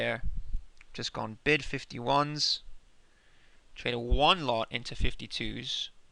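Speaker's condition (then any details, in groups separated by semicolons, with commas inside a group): No condition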